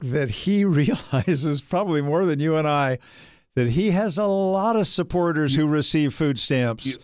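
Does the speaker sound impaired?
No.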